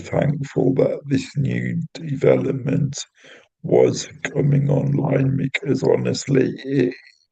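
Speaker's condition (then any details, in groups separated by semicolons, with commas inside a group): Cerebral palsy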